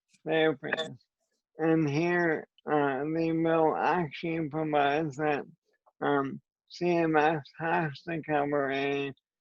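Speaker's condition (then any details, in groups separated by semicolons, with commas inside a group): ALS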